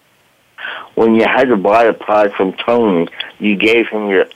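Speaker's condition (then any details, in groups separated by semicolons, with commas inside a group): Voice box damage from tracheostomy; past therapy and psychiatrists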